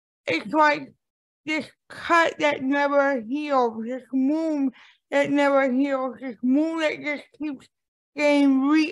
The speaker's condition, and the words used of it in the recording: Cerebral palsy. Because I have mocked and made fun of for years because of the way I speak.